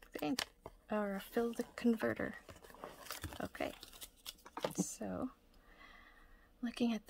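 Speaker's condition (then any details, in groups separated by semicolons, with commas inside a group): No condition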